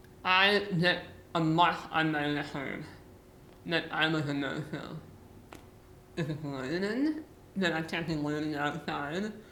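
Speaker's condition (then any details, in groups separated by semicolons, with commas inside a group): Muscular dystrophy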